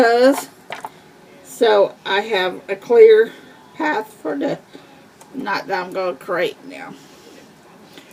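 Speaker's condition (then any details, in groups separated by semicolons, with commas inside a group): Cerebral palsy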